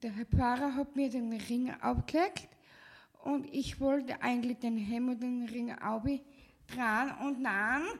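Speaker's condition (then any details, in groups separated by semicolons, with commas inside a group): Down syndrome; trisomy 21, chromosome 21 three times in almost every body cell, present from birth, lifelong; host Dominik briefly translates one of her remarks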